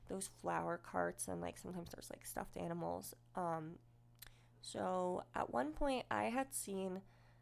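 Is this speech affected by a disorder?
Yes: cleft lip and palate; unilateral left-sided, congenital, nasal passage through lip and palate, lip adhesion at 16 weeks, childhood hospitalizations, dental impressions.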